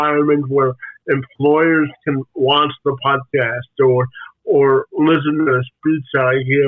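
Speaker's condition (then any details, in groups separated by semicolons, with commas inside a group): Spastic quadriplegic cerebral palsy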